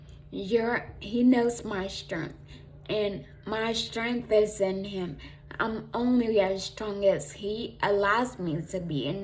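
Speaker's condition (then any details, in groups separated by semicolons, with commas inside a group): Traumatic brain injury; cerebellar tumor near brainstem, affecting movement and speech; almost 10 years post injury; could not push out sound, ongoing speech muscle strengthening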